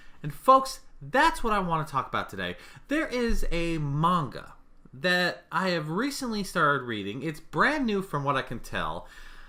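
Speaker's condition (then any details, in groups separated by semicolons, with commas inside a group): No condition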